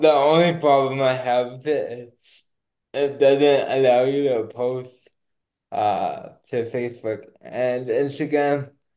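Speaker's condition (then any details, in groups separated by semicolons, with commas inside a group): Cerebral palsy; not slurred, per host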